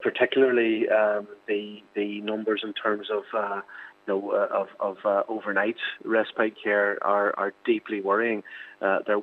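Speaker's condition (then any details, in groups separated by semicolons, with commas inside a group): No condition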